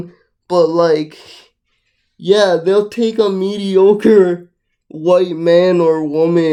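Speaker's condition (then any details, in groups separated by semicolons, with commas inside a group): Ataxic cerebral palsy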